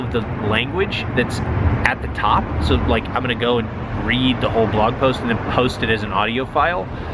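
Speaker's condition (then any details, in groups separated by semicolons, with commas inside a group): No condition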